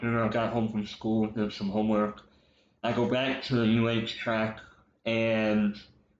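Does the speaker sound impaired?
Yes: cleft lip and palate; with popliteal pterygium syndrome.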